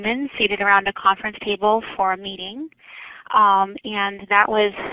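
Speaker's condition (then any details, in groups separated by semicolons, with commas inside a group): No condition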